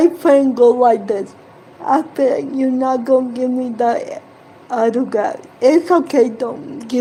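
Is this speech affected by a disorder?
Yes: cerebral palsy; present from birth.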